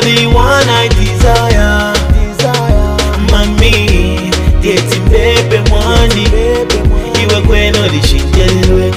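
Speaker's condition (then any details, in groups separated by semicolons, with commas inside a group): No condition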